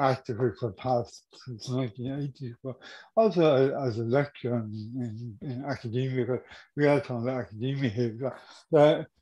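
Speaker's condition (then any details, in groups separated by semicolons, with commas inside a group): Cerebral palsy; diagnosed about 50 years ago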